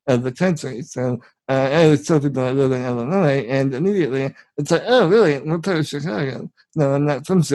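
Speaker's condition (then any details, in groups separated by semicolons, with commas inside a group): Spinal muscular atrophy; genetic, from birth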